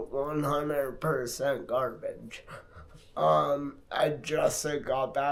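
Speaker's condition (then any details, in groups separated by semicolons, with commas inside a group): Multiple sclerosis; affects hands and left arm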